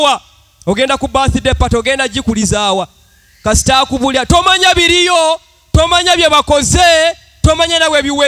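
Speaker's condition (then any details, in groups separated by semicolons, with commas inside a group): No condition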